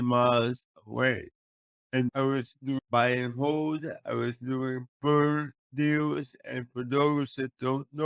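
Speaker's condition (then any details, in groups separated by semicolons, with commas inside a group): Cerebral palsy; speech affected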